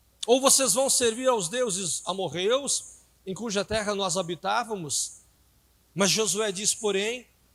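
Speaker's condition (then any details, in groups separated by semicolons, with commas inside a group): No condition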